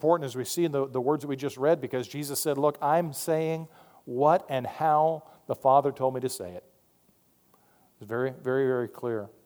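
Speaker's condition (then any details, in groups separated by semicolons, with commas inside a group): No condition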